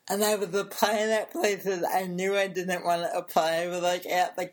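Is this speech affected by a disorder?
Yes: cerebral palsy; since birth, brain damage to motor area of brain, affects speech and body movement; improved with speech therapy.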